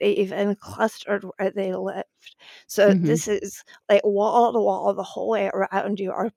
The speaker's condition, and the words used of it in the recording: Spasmodic dysphonia. So I think what you're asking is for me to talk a little bit about my vocal issues.